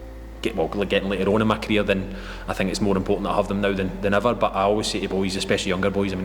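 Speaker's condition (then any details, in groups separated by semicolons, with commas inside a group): No condition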